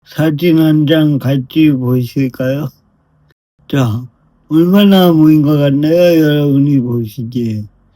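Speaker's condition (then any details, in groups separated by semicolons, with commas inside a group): Brain lesion disability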